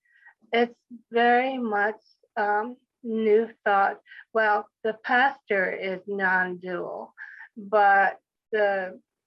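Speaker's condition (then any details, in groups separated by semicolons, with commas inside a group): Speech impediment; speech impediment after stroke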